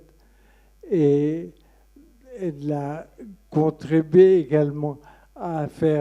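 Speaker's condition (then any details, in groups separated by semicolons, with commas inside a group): Friedreich's ataxia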